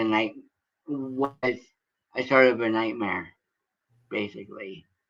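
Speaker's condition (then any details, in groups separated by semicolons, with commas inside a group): Cerebral palsy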